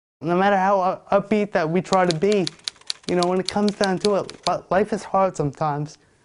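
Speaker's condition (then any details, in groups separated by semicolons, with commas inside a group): Cerebral palsy quadriplegia; all four limbs affected, premature birth, non-progressive, spasticity, wheelchair, childhood leg surgery; 27 years since diagnosis at birth, therapy from 3 months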